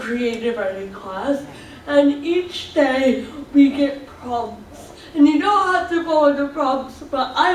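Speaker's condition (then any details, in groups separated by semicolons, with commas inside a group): Cerebral palsy; speech slightly off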